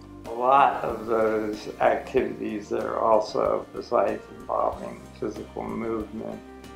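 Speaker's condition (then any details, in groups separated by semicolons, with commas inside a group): ALS; affects arms; progressing in arms, untreatable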